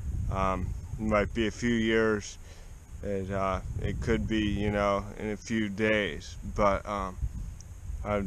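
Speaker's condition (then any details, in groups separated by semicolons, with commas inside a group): Cerebral palsy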